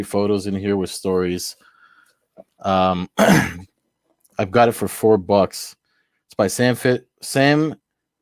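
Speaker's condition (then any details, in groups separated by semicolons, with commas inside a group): No condition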